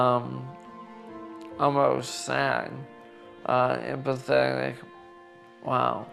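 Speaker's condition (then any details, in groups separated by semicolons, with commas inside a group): ALS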